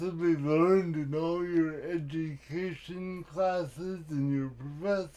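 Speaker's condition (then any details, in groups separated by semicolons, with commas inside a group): Cerebral palsy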